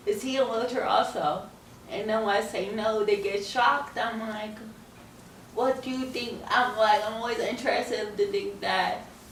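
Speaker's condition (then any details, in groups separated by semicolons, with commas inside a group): Cerebral palsy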